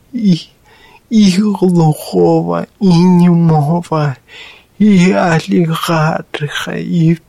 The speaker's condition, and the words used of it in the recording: Cerebral palsy. От коли я розговорюю в мікрофон, я лякаюсь, а хто це говорить.